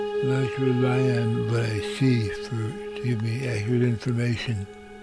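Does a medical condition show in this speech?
Yes: early-onset Parkinson's disease; early-onset form, diagnosed at 55; about 18 years since diagnosis, Parkinson's psychosis with hallucinations.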